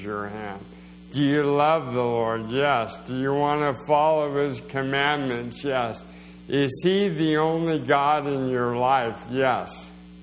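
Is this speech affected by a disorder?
Yes: slowed speech, swallowing problems; seeing speech therapist.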